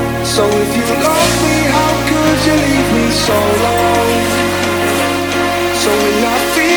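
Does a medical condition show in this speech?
No.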